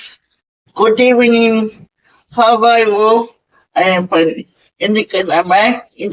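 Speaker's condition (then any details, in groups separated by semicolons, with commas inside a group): Cerebral palsy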